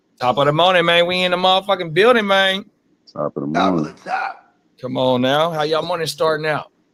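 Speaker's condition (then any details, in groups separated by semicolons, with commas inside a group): No condition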